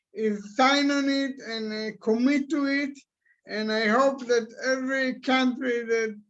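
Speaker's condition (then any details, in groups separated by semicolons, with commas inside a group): Cerebral palsy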